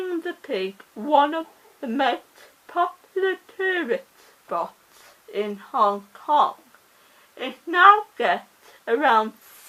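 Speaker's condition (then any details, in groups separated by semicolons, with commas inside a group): Cerebral palsy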